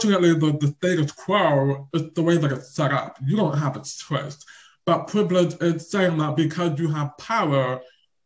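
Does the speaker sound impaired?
Yes: deaf or hard of hearing; invisible deafness, on deaf spectrum, does not hear everything, family not fluent in signing.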